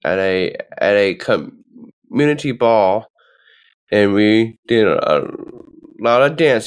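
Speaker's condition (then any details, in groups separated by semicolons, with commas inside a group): Down syndrome; present from birth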